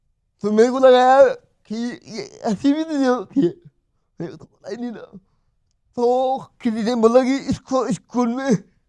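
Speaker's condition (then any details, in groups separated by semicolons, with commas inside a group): Cerebral palsy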